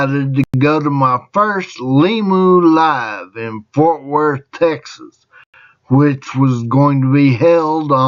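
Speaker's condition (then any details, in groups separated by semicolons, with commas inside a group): Traumatic brain injury; car crash, jaw shattered, multiple surgeries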